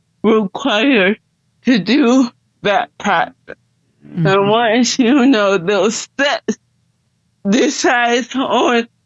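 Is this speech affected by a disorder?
Yes: cerebral palsy; present from birth; uses AAC device when speech muscles tire; hard to understand, speaking tires muscles, high effort.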